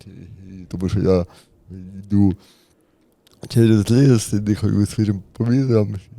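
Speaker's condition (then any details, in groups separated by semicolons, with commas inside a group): Cerebral palsy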